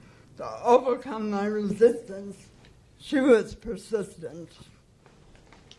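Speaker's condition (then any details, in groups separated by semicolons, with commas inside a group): Cerebral palsy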